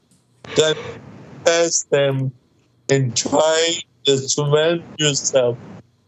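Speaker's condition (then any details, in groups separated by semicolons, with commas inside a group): Cerebral palsy, mild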